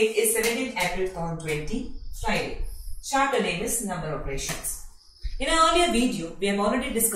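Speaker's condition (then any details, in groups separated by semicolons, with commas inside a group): No condition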